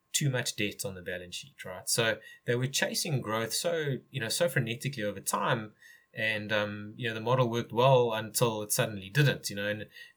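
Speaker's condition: No condition

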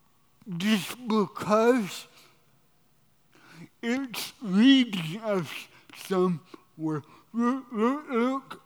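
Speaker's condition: Cerebral palsy

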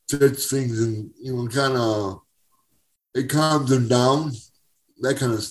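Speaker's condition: Cerebral palsy; since birth

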